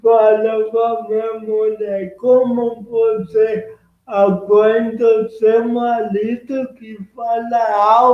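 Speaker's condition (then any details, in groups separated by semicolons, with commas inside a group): Cerebral palsy; present from birth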